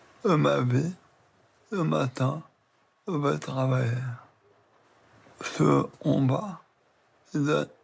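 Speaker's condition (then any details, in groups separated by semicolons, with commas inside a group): Maladie de Charcot (ALS); needs voice amplifier, uses eye-tracking communication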